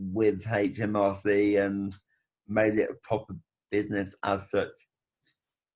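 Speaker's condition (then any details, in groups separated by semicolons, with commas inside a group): Brain bleed with facial paralysis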